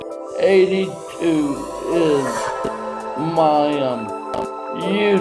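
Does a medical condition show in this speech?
Yes: traumatic brain injury.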